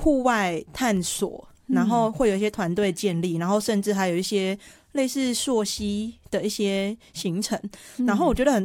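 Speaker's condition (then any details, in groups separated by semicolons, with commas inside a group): Hearing impairment; uses hearing aids, removed for water activities, cannot hear well without them; language expression rated very good by host, self-reported as sometimes slightly unclear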